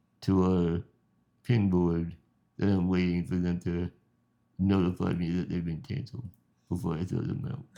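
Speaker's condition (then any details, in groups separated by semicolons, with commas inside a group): Spinal muscular atrophy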